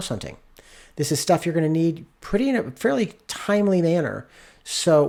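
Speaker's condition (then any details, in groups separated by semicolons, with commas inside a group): No condition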